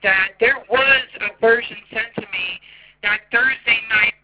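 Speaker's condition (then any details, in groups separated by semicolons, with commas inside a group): No condition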